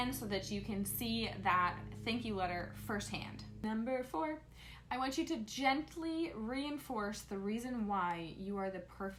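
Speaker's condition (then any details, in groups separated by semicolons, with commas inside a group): No condition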